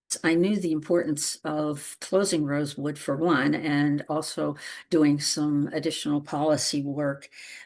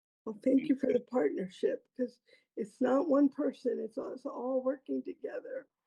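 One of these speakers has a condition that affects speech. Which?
The second: cerebral palsy; lifelong, childhood surgeries; uses wheelchair.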